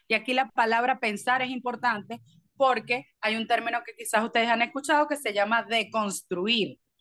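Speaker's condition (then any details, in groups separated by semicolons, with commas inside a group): No condition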